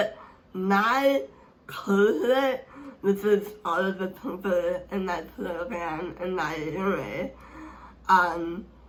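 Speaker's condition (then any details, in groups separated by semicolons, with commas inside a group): Speech impairment; hard to understand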